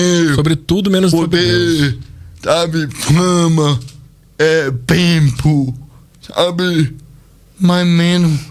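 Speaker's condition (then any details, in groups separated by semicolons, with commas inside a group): Cerebral palsy; speech not normal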